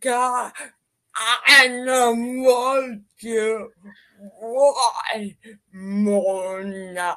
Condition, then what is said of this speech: Cerebral palsy. Didn't know that you had a limiting speaking ability, because when we talk over Facebook, we just go at it.